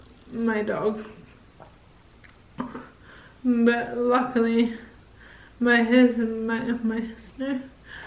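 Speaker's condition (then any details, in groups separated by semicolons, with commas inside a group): Motor neurone disease; onset in left hand; diagnosed five years ago, at age 19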